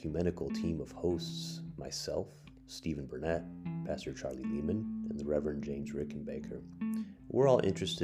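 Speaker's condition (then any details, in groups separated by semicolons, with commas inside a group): No condition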